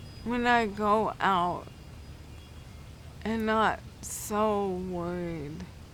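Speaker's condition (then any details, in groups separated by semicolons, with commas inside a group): Cerebral palsy; affects speech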